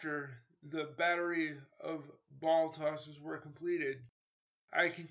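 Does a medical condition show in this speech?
Yes: cerebral palsy; later crutches.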